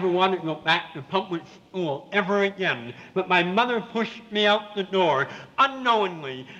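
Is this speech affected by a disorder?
Yes: severe cleft palate with lisp; still speaks with a lisp, hard to understand, could not speak clearly for first 17 years.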